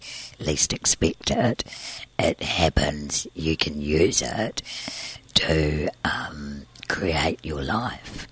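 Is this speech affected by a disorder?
Yes: tracheostomy and scarred vocal cord, laryngeal cysts, surgical vocal cord scarring; voice sounds different, presses on tracheostomy tube, later surgery left voiceless eight months, used voice machine.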